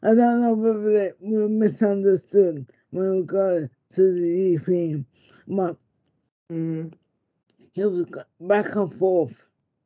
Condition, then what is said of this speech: ALS (motor neuron disease). She sounds like that, you know, and you can see it all over their face.